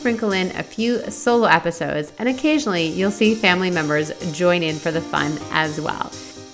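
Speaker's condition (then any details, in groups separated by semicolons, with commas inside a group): No condition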